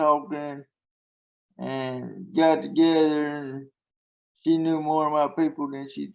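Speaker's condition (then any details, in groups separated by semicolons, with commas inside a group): Traumatic brain injury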